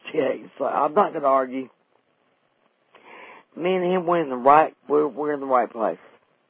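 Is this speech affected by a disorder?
Yes: vocal cord paralysis after stroke, unilateral vocal fold paralysis; wheelchair user.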